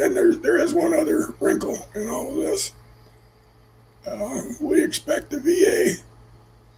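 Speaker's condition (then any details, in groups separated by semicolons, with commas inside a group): Laryngeal cancer; squamous cell type, left vocal cord, slow growing; voice fading, hard to hear, lost loud voice, possible swallowing difficulty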